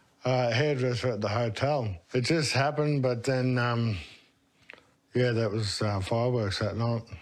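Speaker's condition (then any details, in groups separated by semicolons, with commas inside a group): Motor neurone disease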